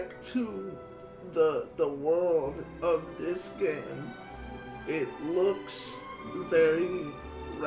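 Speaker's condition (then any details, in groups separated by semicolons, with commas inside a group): Cerebral palsy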